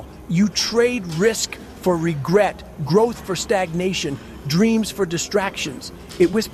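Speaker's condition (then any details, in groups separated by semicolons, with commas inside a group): No condition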